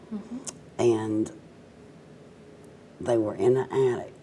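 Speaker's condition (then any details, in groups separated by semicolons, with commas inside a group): Cerebral palsy, mild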